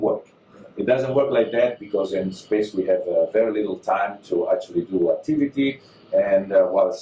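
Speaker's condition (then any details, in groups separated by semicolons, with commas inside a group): No condition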